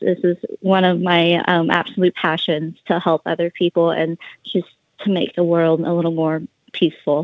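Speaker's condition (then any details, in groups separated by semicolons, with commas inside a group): Cleft lip and palate; cleft lip and cleft palate from birth, 14 surgeries to repair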